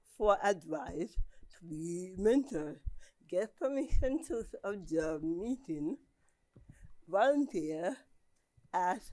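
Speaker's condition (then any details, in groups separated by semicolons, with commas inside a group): Cerebral palsy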